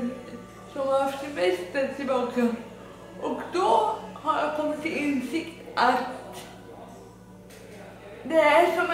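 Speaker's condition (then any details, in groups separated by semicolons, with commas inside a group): Dyskinetic cerebral palsy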